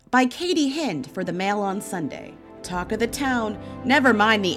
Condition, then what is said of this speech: No condition.